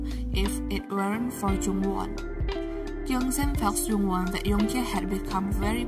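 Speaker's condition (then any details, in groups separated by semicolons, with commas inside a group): No condition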